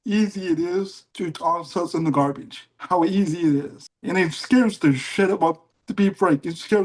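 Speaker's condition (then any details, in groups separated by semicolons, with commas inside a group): Cerebral palsy; mild case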